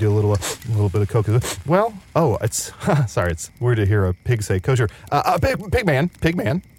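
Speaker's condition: No condition

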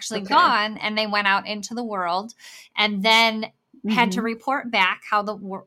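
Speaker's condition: Bilateral cleft lip and palate; congenital

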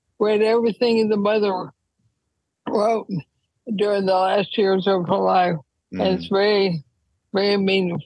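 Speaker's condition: ALS; wheelchair use when traveling

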